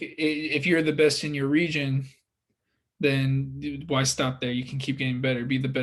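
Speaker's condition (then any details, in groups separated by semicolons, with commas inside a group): No condition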